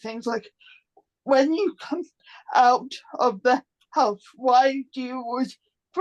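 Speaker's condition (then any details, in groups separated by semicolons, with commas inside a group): Cerebral palsy; complex form, present from birth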